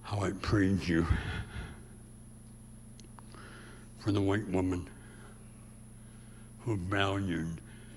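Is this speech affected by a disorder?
Yes: severe speech impediment; about age 84.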